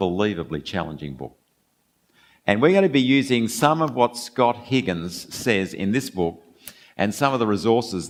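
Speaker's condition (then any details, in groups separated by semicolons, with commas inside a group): No condition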